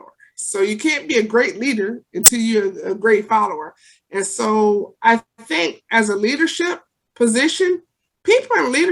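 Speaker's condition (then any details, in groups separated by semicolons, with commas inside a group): No condition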